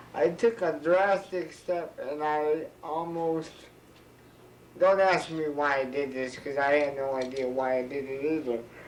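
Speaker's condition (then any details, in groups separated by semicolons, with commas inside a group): Cerebral palsy; speech therapy two years before kindergarten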